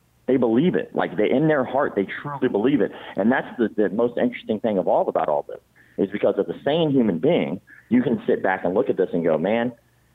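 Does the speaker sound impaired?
Yes: cleft palate; congenital.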